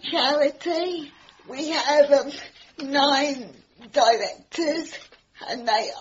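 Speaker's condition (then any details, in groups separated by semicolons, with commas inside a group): Cerebral palsy; cerebral palsy affecting all four limbs, physical only, cognition unaffected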